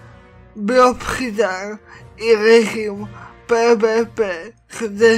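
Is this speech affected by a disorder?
Yes: cerebral palsy.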